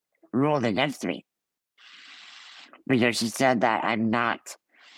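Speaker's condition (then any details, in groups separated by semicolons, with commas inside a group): Ullrich congenital muscular dystrophy; stopped breathing 2 minutes six weeks later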